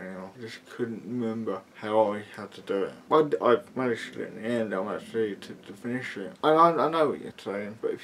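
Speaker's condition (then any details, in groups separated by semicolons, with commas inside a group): Cerebral palsy; mild, affects muscles and speech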